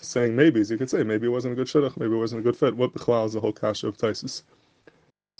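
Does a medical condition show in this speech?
No.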